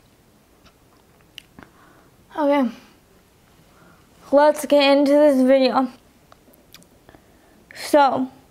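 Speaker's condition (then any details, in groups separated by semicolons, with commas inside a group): Cerebral palsy, spastic quadriplegic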